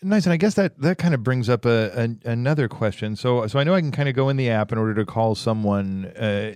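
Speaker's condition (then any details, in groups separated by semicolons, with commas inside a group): No condition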